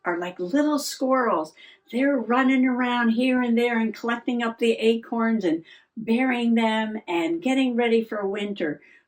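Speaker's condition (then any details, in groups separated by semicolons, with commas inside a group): No condition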